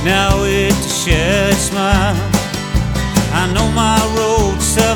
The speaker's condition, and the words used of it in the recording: None; typical speech.